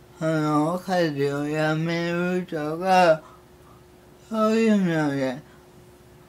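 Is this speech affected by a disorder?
Yes: cerebral palsy; severe, uses a wheelchair.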